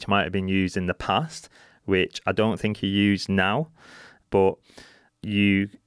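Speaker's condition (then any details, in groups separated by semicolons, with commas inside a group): No condition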